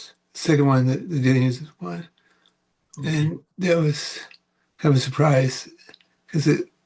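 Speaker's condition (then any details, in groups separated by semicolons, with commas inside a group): Parkinson's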